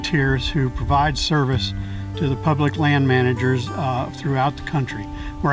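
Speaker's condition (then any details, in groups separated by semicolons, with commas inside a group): No condition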